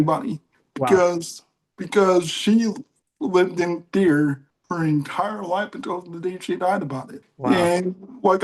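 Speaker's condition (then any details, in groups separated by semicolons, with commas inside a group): Cerebral palsy; mild case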